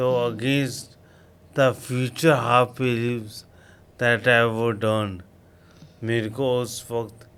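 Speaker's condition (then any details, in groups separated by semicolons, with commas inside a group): Coma after road accident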